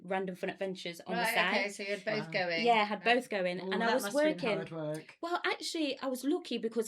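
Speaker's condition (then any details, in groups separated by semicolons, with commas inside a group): No condition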